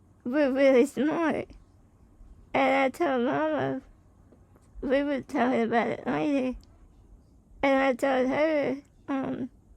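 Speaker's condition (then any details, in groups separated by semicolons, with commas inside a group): Spinal muscular atrophy type 2; able to speak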